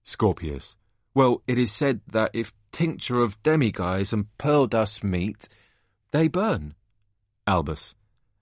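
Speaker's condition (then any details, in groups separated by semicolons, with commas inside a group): No condition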